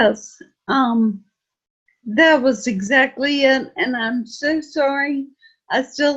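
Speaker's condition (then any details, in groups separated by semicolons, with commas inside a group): Friedreich's ataxia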